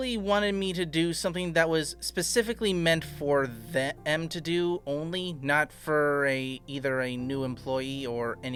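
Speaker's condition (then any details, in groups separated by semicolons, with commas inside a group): No condition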